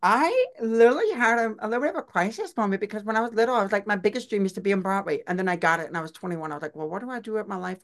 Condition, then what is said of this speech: Deafness. I use my voice. I recognize that.